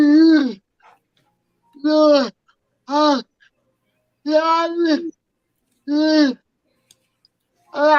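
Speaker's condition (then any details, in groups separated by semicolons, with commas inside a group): Cerebral palsy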